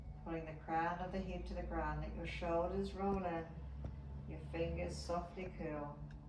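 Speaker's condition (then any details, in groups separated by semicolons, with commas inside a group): No condition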